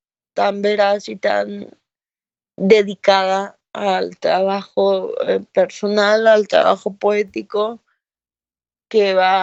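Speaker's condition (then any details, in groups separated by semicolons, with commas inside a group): Cerebral palsy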